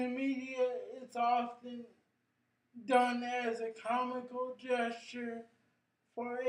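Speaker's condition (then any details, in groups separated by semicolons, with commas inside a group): Cerebral palsy; brain injury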